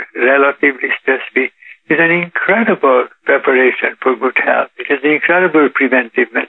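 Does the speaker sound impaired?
Yes: Parkinson's disease; symptoms reportedly undetectable by others.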